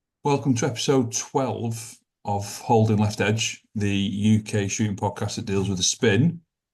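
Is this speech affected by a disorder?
No.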